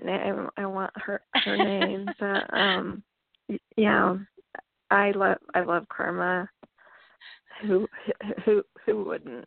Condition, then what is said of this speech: Stuttering. Oh, no, you did great. I didn't think you really stuttered at all.